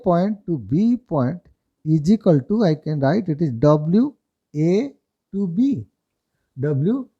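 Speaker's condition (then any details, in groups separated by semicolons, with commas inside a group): No condition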